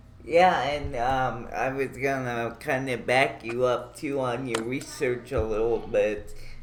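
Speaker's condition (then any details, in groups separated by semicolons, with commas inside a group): Cerebral palsy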